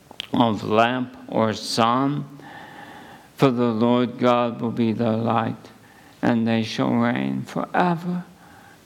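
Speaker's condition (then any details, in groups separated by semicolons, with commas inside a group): ALS; at least a couple of months since diagnosis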